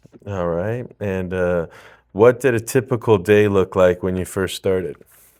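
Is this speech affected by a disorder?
No.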